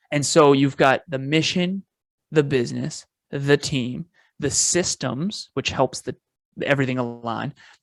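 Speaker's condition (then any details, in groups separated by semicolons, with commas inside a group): No condition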